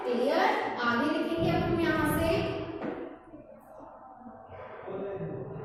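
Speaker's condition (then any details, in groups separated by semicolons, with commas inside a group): No condition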